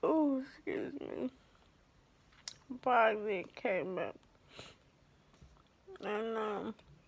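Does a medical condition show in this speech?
Yes: ALS; affects hands.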